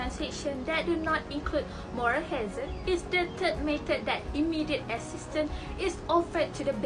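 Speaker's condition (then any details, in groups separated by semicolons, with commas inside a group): No condition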